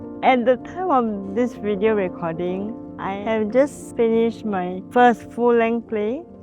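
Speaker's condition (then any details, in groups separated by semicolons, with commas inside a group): Cerebral palsy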